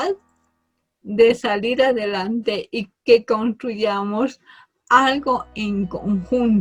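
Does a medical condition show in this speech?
Yes: cerebral palsy from birth.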